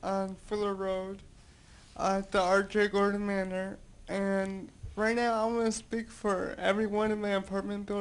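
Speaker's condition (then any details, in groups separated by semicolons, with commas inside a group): Cerebral palsy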